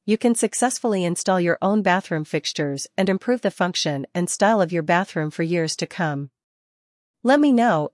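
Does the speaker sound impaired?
No.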